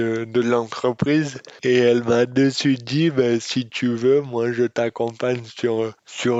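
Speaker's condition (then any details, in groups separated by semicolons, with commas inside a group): Dystonia; speech disorder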